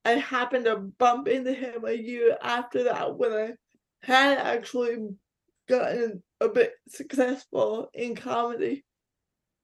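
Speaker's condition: Cerebral palsy; physical disability

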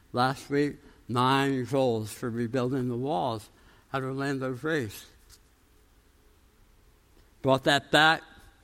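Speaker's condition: Tongue cancer, jaw reconstruction

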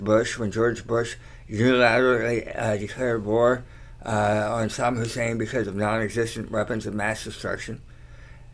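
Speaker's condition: Tongue cancer surgery; slight slur, talks okay

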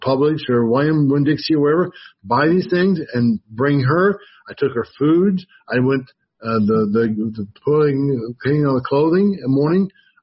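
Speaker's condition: Wernicke's aphasia after stroke; could not speak at stroke onset, now talks fairly well, difficulty when others talk to him

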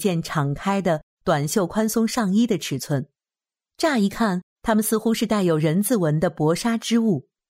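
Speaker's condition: No condition

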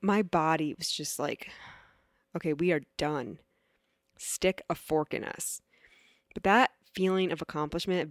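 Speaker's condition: No condition

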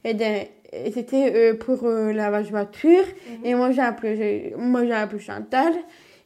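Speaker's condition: Down syndrome (trisomy 21); extra copy of chromosome 21

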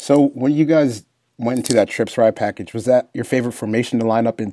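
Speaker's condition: No condition

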